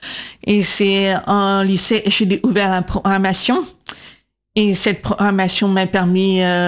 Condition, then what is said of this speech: Deafness. Et ensuite, je prends la parole, l'intelligence artificielle a du mal à me comprendre.